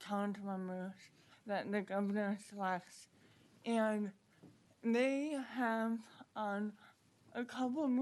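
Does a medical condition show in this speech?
Yes: cerebral palsy; present from birth.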